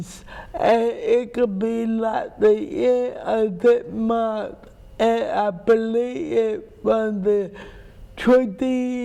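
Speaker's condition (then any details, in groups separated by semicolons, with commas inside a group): Cerebral palsy; speech impairment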